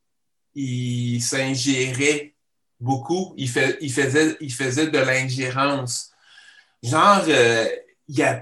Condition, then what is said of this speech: Stuttering. Ce qui fait que le bégaiement, ben, je le contrôle jusqu'à un certain point.